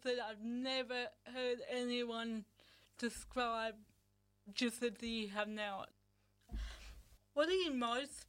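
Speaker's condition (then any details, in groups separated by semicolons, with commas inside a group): Cerebral palsy; present from birth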